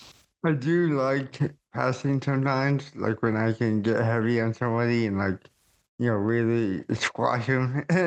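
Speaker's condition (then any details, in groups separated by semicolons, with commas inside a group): Cerebral palsy; caused by stroke at birth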